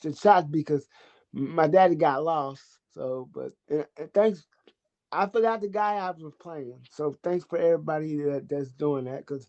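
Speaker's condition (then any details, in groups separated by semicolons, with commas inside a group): Cerebral palsy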